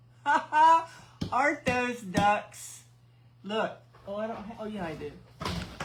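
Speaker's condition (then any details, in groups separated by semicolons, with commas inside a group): No condition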